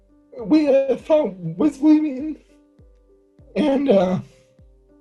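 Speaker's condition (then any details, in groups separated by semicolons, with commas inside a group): Cerebral palsy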